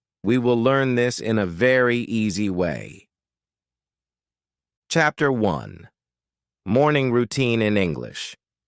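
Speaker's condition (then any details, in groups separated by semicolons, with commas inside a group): No condition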